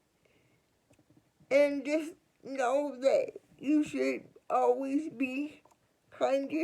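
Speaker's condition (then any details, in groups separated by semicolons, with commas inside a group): Cerebral palsy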